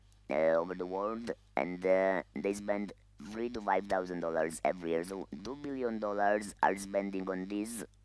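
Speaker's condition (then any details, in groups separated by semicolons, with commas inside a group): Laryngeal cancer, voice loss, electrolarynx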